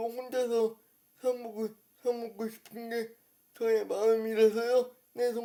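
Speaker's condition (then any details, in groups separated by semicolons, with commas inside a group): Brain lesion disability; power wheelchair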